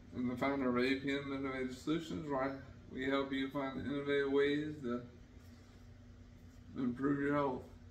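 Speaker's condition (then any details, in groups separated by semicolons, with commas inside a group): Traumatic brain injury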